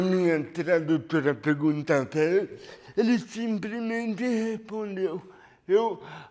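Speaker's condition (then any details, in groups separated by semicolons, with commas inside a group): Cerebral palsy; lack of oxygen at birth, premature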